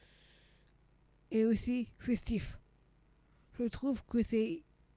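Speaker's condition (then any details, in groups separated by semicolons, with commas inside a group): Down syndrome (trisomy 21); age 39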